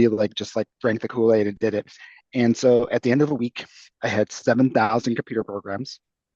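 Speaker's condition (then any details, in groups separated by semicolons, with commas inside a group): No condition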